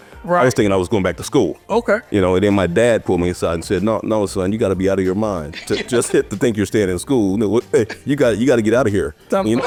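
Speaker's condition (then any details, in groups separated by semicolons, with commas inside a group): No condition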